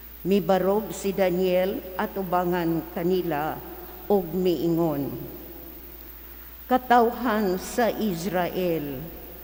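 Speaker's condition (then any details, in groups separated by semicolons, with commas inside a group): No condition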